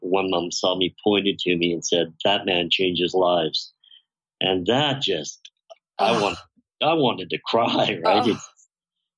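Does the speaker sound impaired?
Yes: bilateral cleft lip and palate, severe; congenital bilateral cleft lip and palate, most serious case in British Columbia at birth, facial disfigurement; voice very distorted in childhood, hardly understandable, huge palate cleft, singing helped develop voice.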